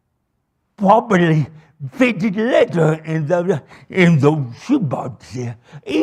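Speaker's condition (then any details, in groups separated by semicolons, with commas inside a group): Cerebral palsy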